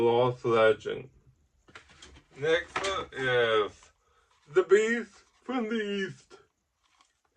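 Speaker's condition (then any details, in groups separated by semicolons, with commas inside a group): Ataxic cerebral palsy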